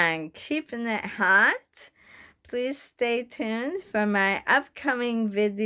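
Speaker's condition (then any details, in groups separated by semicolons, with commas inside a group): Bulbar onset ALS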